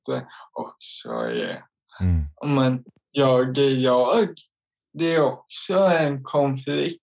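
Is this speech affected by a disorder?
Yes: cerebral palsy; motor skills and balance affected, intellect unaffected, involuntary jerks, visible disability.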